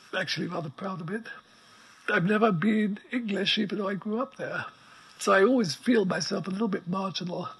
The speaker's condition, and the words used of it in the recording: ALS (motor neuron disease). His voice is so weak it requires an amplifier.